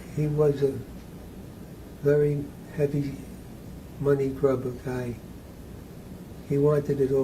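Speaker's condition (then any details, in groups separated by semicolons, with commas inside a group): Parkinson's disease; needs to keep voice level up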